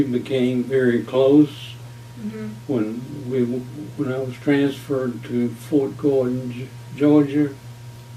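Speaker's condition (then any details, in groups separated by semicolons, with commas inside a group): Parkinson's disease; about two years since onset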